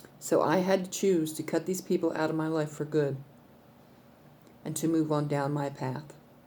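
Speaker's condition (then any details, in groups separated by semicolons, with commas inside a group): No condition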